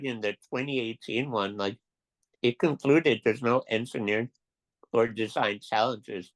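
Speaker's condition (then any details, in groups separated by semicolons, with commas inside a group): Duchenne muscular dystrophy; occupational and physical therapy over years, little recent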